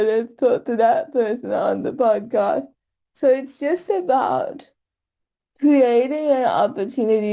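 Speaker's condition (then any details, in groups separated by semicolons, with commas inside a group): Cerebral palsy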